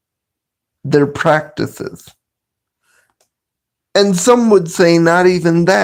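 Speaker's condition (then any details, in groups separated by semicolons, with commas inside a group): Cerebral palsy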